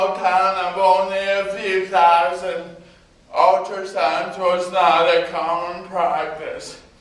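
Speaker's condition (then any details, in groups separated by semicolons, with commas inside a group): Spastic cerebral palsy; spastic cerebral palsy from birth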